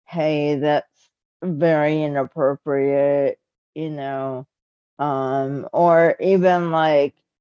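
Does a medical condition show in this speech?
Yes: cerebral palsy.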